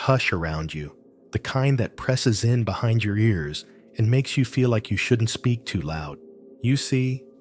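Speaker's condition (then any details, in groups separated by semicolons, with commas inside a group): No condition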